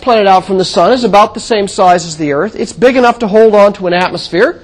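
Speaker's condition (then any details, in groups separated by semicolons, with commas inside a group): No condition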